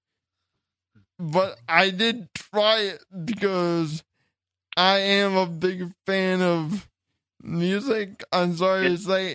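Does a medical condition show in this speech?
Yes: cerebral palsy; since childhood, wheelchair user, chair lifted onto stage by four men.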